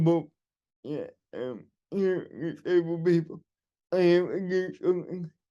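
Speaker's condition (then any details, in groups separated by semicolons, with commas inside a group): Cerebral palsy; wheelchair user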